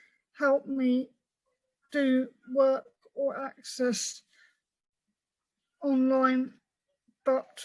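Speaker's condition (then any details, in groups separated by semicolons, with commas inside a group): Cerebral palsy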